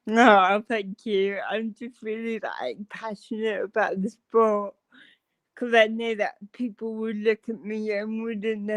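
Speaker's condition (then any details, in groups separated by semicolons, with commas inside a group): Cerebral palsy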